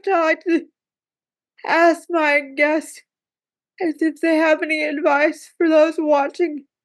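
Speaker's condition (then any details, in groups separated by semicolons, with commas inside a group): Cerebral palsy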